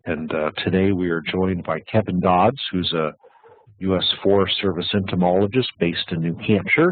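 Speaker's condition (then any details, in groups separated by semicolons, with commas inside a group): No condition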